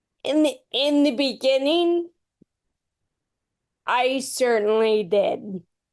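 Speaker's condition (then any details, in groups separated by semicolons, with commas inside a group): Friedreich's ataxia; motor skills and speech affected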